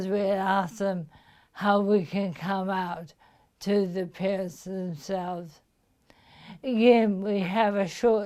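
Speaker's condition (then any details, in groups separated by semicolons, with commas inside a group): Motor neuron disease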